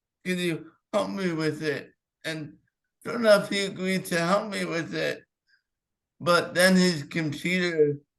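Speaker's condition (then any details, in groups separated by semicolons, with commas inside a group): Cerebral palsy; clenched fist, unsteady walk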